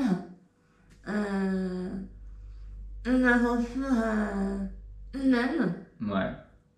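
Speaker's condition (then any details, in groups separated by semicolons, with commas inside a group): Tongue cancer; eating difficulty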